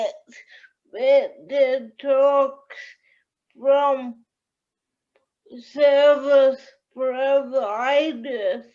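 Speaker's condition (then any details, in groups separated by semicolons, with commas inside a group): Cerebral palsy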